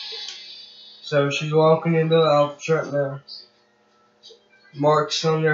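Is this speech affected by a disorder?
Yes: cerebral palsy.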